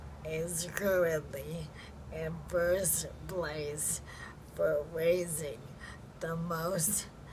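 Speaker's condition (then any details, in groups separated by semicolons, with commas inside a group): ALS; about two years since onset, lost walking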